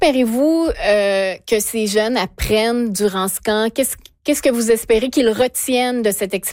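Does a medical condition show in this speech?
No.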